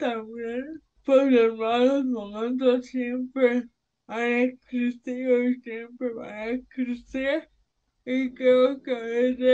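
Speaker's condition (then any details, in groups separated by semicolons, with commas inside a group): Severe brain injury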